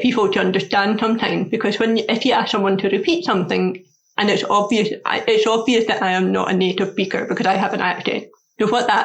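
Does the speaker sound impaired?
Yes: deafness; learned to speak through speech therapy, progressive eyesight loss.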